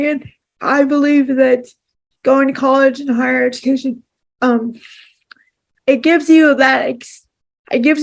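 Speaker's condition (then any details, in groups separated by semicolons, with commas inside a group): Cerebral palsy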